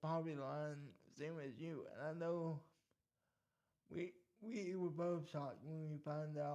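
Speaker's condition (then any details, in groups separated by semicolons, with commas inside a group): Cerebral palsy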